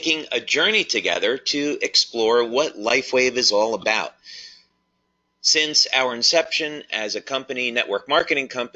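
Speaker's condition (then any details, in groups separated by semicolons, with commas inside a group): No condition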